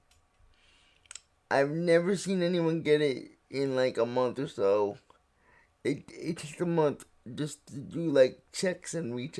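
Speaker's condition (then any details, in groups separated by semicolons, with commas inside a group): Cerebral palsy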